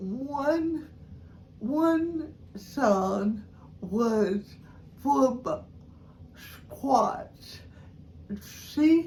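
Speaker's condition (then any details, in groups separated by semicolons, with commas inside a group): Cerebral palsy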